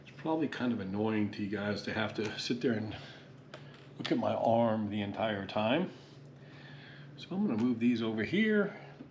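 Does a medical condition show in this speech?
No.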